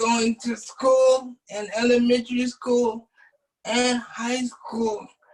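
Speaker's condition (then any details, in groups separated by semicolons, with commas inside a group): Cerebral palsy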